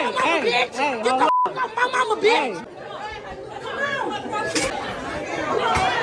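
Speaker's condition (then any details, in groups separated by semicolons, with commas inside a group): No condition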